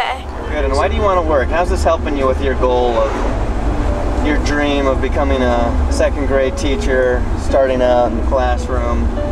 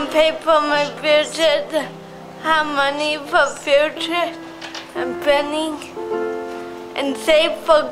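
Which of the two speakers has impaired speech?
The second: cerebral palsy.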